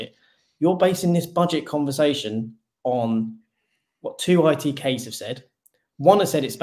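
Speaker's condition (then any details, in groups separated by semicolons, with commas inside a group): No condition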